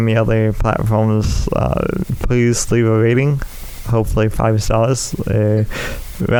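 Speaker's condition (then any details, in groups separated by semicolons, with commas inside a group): Cerebral palsy; speech impediment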